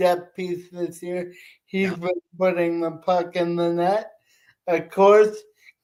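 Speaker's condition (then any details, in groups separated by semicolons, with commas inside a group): Cerebral palsy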